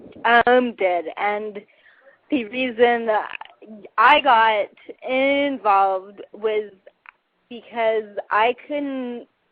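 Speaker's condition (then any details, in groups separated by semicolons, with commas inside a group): Cerebral palsy; stutters from speech muscle spasms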